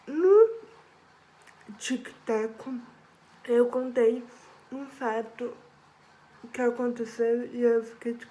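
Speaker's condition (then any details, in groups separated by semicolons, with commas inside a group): Cerebral palsy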